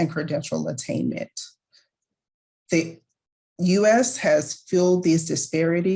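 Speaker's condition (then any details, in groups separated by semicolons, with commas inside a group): No condition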